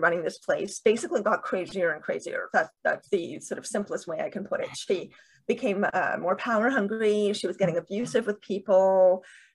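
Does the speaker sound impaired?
Yes: deafness with cochlear implants, bilateral cochlear implants.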